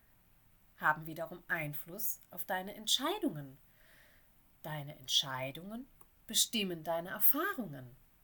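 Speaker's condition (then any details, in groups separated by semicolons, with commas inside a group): No condition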